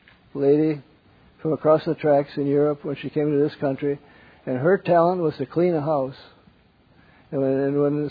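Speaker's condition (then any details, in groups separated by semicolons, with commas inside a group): Parkinson's; wakes up around 3 am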